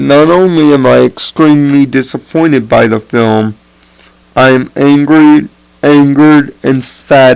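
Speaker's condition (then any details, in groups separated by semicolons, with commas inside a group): Cerebral palsy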